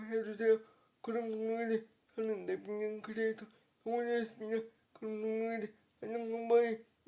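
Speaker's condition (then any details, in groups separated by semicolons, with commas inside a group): Brain lesion disability; power wheelchair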